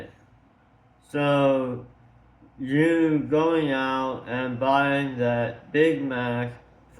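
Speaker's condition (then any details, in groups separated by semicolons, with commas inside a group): Tongue cancer surgery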